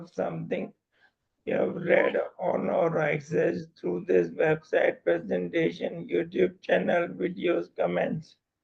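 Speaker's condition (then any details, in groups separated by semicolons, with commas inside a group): Motor neurone disease; voice strong and loud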